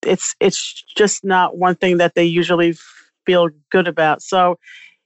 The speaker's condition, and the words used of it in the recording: Stuttering. I mean, I've had times in my life where I've been very relaxed and my stuttering has been at a high.